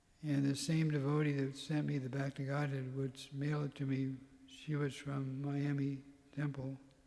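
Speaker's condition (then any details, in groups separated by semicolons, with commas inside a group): Parkinson's; tremor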